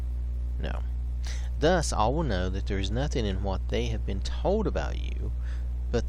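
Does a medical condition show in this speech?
No.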